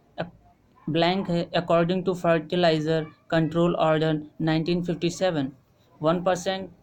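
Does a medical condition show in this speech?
No.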